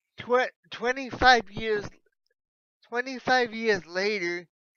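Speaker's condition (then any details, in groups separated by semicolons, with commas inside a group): Cerebral palsy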